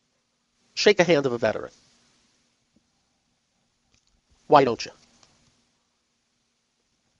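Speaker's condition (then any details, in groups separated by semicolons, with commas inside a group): No condition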